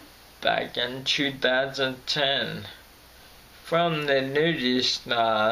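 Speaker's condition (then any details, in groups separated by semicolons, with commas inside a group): Friedreich's ataxia; voice crackles when stressed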